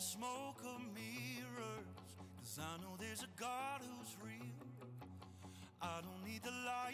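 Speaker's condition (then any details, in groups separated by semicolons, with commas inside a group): No condition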